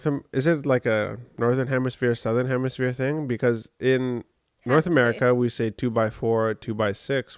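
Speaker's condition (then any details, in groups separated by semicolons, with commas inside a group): No condition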